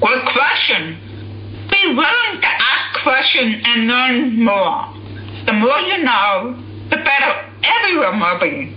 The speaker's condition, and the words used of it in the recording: Deafness. And I don't think podcasting will work for me because of my accent.